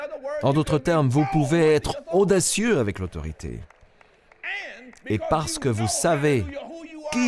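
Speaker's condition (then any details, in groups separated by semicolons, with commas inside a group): No condition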